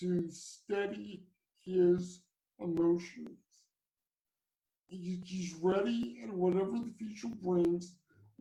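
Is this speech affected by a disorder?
Yes: cerebral palsy; from birth.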